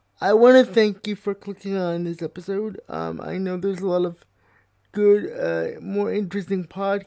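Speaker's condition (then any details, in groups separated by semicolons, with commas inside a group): Cerebral palsy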